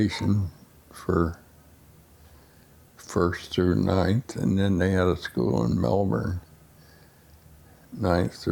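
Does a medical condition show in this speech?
Yes: essential tremor.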